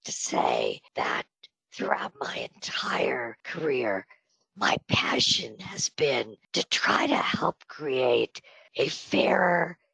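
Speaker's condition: Spasmodic dysphonia; treated with Botox

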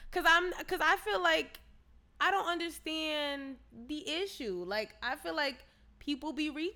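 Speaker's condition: No condition

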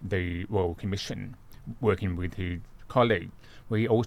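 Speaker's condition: Deafness; congenital deafness, born deaf

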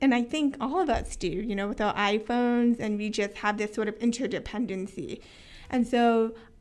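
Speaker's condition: Hearing loss with cochlear implants; bilateral cochlear implants, first implant at age 18, not born deaf, born with some hearing, formerly FM systems with hearing aids; pretty good speech and listening comprehension in childhood, kept on speech path

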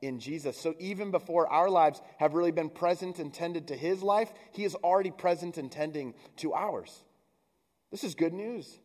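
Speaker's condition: No condition

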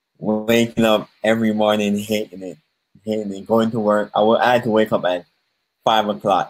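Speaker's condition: Cleft palate; congenital cleft palate

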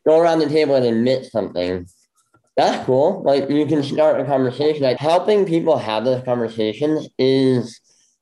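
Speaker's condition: Bilateral cleft lip; left hearing loss

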